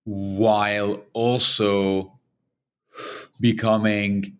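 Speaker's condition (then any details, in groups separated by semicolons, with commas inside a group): Stutter; lifelong stutter, onset around age two, noticed by mother; breathing technique to control stutter, Toastmasters member nine years; audible breathing, effort to control stutter, pauses that could be mistaken for internet lag; prolonged sounds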